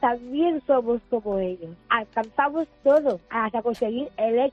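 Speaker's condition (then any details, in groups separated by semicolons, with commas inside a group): Down syndrome; genetic, extra chromosome 21, present since conception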